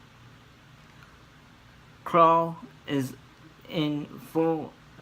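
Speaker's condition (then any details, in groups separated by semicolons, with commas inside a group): Cerebral palsy; scoliosis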